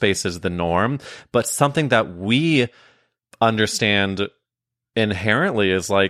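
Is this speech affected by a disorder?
No.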